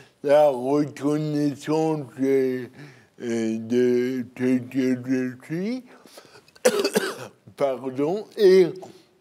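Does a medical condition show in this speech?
Yes: cerebral palsy; birth injury.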